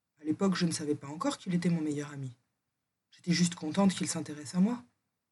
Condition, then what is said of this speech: None; typical speech.